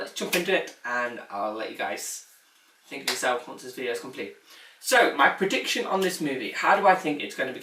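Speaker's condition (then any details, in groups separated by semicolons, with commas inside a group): No condition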